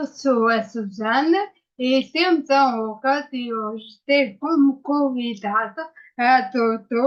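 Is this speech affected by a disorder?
Yes: ataxia after brain injury.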